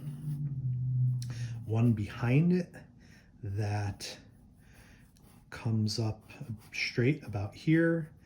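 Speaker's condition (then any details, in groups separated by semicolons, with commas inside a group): No condition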